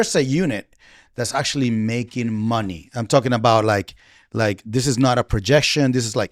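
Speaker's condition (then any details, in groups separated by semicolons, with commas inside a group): No condition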